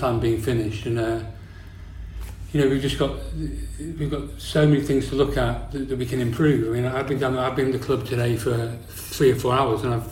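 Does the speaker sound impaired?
Yes: Parkinson's disease; degenerative neurological condition, brain lacks dopamine, symptoms about three years before diagnosis, no cure; years since diagnosis, on medication, walking affected, medication helps standing, symptoms worse when inactive; quieter, mumbles a lot, new since onset.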